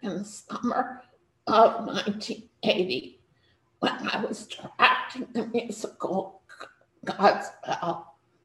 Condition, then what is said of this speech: Spasmodic dysphonia. As the title suggests, my vocal cords only function in, in spasms.